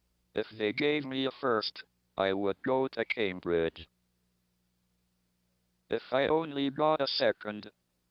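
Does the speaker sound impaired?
Yes: ALS, through a speech-generating device; no cure or therapy offered.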